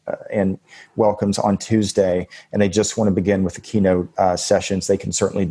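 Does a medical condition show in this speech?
No.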